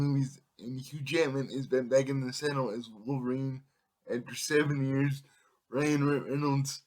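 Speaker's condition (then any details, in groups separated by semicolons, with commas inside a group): Cerebral palsy; affects all muscles; able to speak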